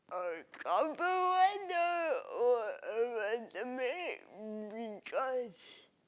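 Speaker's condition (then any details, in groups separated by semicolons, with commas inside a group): Cerebral palsy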